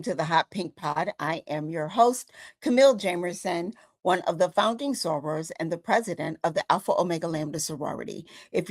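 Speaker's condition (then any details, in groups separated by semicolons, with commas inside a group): No condition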